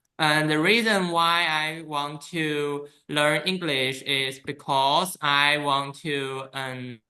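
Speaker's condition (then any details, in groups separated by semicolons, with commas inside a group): No condition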